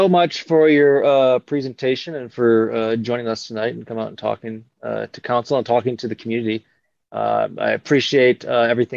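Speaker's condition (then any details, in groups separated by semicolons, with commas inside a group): No condition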